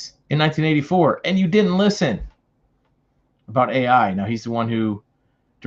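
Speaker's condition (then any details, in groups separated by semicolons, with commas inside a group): No condition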